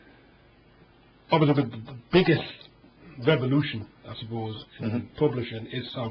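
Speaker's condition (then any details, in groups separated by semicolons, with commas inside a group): No condition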